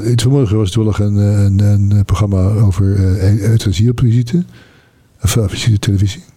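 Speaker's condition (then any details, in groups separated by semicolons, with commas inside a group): Parkinson's disease; progressive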